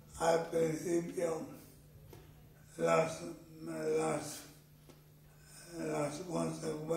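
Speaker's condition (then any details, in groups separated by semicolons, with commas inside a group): Amyotrophic lateral sclerosis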